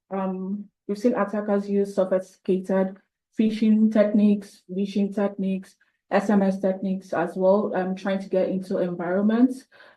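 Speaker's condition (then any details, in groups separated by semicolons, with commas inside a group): No condition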